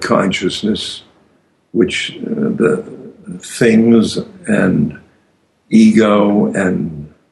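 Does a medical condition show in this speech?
Yes: aphasia after stroke; stroke causing aphasia, previously a highly fluent golden-tongued orator; words come out slowly, long silences, slow to answer, hard to weave complex stories.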